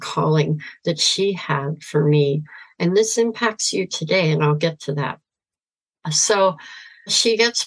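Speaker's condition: Severe cleft palate, cleft lip and palate

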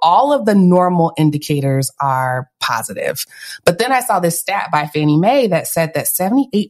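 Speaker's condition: No condition

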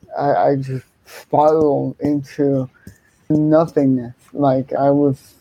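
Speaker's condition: Cerebral palsy, hemiplegia

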